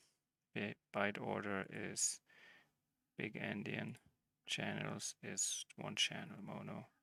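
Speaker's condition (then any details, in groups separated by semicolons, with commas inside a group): No condition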